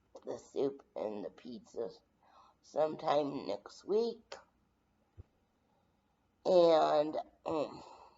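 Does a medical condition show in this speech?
Yes: brain injury.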